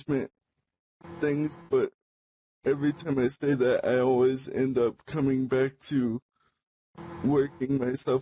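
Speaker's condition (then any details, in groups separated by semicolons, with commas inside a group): Cerebral palsy; cerebral palsy, prenatal oxygen loss, cannot walk, power wheelchair; can speak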